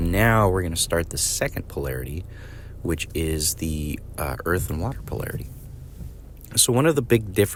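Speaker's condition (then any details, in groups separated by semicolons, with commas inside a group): No condition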